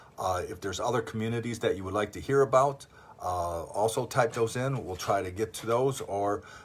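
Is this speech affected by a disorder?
No.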